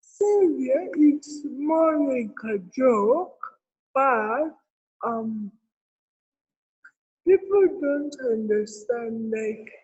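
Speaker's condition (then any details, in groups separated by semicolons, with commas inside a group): Cerebral palsy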